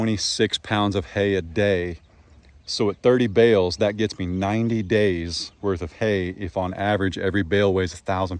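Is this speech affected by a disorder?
No.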